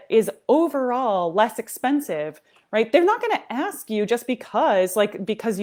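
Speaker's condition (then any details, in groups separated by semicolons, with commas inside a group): No condition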